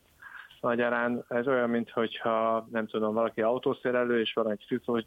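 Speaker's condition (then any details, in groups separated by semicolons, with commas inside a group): No condition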